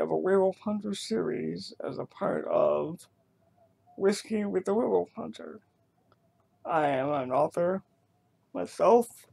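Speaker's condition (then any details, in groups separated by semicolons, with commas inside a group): Cerebral palsy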